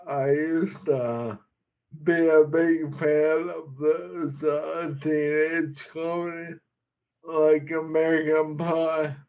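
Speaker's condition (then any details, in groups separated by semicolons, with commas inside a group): Friedreich's ataxia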